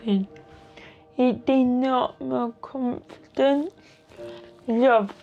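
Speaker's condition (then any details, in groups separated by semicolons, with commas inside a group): Cerebral palsy; affects movement and speech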